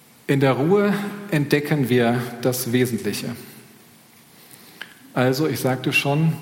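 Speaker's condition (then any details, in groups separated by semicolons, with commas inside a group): No condition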